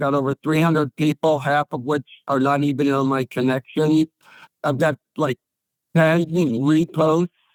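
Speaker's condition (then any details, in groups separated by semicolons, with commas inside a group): ALS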